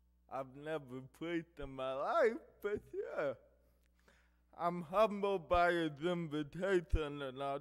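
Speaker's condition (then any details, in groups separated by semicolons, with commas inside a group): Cerebral palsy; speech affected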